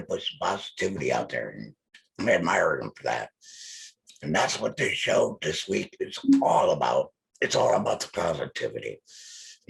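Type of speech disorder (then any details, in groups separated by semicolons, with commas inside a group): Electrolarynx speech; laryngectomy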